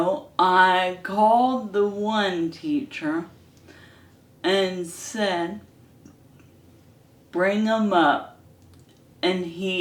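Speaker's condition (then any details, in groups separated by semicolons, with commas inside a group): ALS; hand onset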